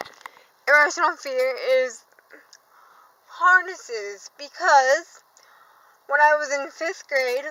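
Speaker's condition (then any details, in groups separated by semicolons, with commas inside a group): Cerebral palsy, dystonic hemiplegia; rigid stiff body, toe walking, corrective surgery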